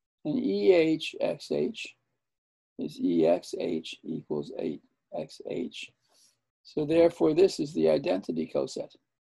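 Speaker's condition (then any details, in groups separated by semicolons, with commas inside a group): No condition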